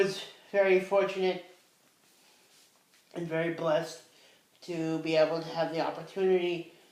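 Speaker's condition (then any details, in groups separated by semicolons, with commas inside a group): Cerebral palsy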